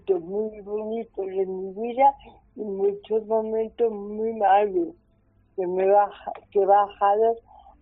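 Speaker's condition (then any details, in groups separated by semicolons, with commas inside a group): Cerebral palsy; cerebral palsy from birth, oxygen loss after midwife abandonment, hospital Virgen de la Salud Toledo; age 47, increasingly dependent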